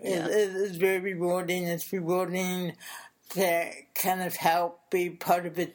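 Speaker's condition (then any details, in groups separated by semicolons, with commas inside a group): Cerebral palsy; since birth, brain damage to motor area of brain, affects speech and body movement; speech therapy on and off through life, especially in childhood; improved with speech therapy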